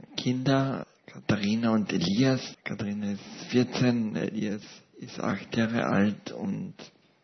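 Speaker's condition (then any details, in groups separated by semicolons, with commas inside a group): Paralysis with ventilator dependence; paralysis since seventh month of life, ventilator since 2006; lives with ventilator, personal assistance in daily life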